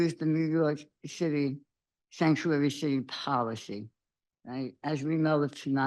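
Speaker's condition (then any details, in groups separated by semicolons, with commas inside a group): Throat cancer survivor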